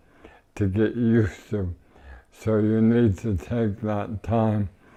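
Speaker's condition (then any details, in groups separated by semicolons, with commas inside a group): ALS; power wheelchair, no tracheostomy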